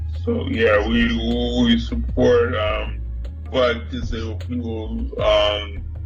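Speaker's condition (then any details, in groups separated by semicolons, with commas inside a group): Cerebral palsy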